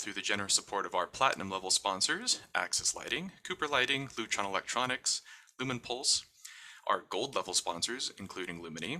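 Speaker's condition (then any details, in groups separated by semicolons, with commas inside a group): No condition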